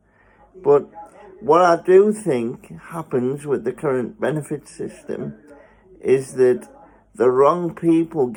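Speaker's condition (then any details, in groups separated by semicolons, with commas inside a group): Spastic cerebral palsy; spastic, mainly lower limbs, one side weaker, spasms; uses a wheelchair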